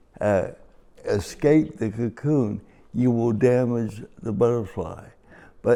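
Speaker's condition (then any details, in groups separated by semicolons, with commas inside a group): Cerebral palsy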